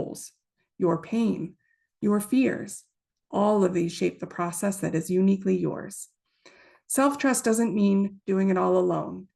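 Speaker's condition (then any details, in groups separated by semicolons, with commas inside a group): No condition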